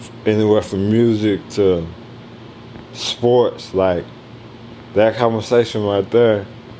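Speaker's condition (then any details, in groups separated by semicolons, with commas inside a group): ALS; speech progressively lost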